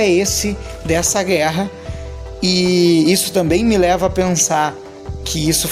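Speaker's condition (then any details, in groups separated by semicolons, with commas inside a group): No condition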